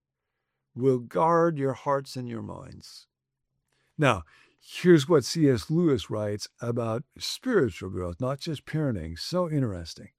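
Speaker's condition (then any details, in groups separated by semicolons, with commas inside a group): No condition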